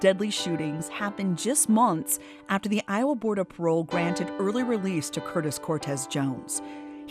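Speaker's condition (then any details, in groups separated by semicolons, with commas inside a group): No condition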